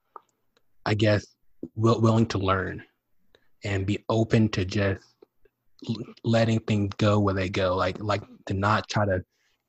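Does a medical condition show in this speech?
Yes: stutter and lisp; self-practiced slower speech and clearer enunciation; still has stutter, improved through practice since first podcast episode; works on talking slower and enunciating; here repeated sounds, repeated words.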